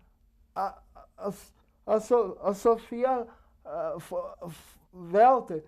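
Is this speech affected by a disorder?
Yes: cerebral palsy; age 27.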